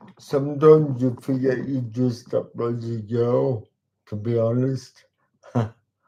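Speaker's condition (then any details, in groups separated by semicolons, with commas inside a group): Cerebral palsy; talks slowly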